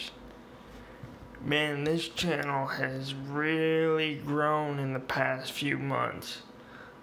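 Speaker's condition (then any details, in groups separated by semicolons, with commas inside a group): Cerebral palsy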